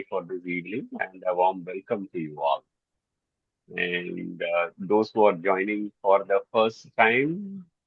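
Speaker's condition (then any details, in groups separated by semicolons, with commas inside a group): No condition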